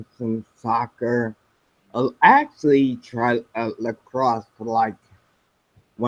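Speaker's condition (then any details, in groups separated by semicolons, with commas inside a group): Spinocerebellar ataxia type 7, SCA7; speech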